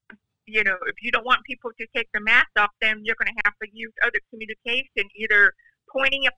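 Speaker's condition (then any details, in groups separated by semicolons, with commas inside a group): Profound deafness; profound hearing loss, uses hearing aid, communicates in sign language; speaks for herself in own voice via voice carryover, interpreter signs host's words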